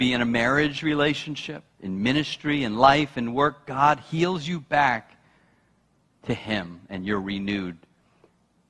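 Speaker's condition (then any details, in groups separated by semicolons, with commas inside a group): No condition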